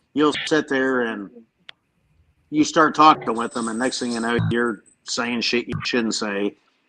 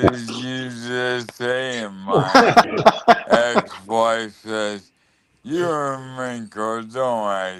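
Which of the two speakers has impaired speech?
The second: ALS; one leg affected, leg brace; no control of that leg.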